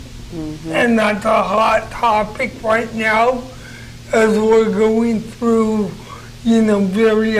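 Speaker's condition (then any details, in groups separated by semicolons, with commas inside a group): Cerebral palsy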